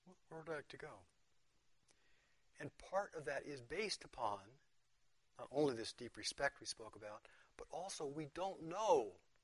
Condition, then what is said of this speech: No condition.